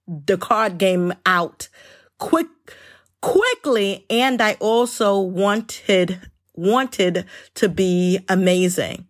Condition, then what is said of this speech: Stuttering. So if you hear me stumbling, it's okay.